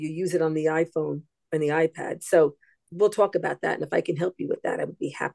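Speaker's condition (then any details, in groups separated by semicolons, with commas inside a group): No condition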